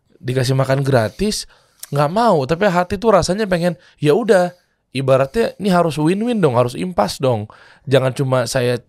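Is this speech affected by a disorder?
No.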